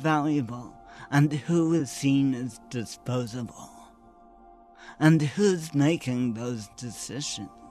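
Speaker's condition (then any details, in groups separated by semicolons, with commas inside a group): Cerebral palsy; present from birth, brain cells died at birth, hand tremor, intense muscles, balance and coordination affected; slurred speech, slurring tongue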